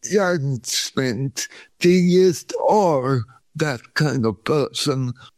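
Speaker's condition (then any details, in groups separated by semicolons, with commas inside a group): Cerebral palsy; muscle cramps and pain from shaking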